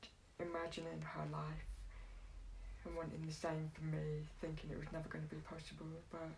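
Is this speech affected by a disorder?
Yes: deafness.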